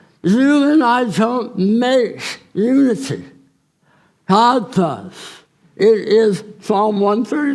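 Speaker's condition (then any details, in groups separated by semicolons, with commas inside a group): Tongue cancer surgery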